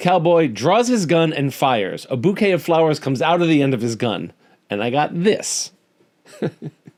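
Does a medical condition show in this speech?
No.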